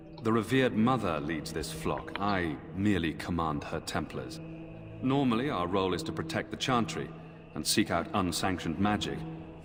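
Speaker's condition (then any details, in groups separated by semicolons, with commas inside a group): No condition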